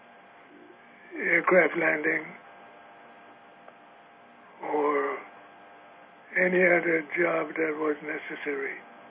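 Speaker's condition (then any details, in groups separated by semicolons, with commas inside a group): Parkinson's; severe Parkinson's, age 82, weak airflow, cannot sustain saxophone, flute or clarinet for whole gig; tired, exhausted, taken off air, wife Annie answers for him; choppy, strain audible in voice, stressful to speak, may have difficulty speaking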